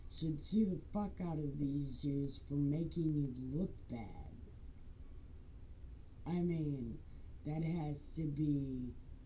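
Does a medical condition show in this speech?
Yes: brain injury.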